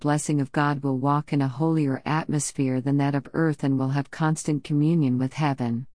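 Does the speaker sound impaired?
No.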